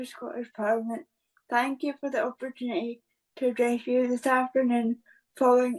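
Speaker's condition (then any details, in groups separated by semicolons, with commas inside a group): Cerebral palsy; present from birth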